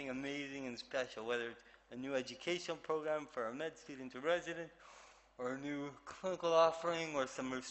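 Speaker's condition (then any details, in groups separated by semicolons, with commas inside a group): Cerebral palsy; affects movement and speech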